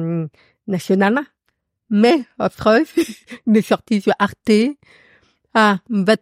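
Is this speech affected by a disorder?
Yes: profound deafness; noticeable to everyone.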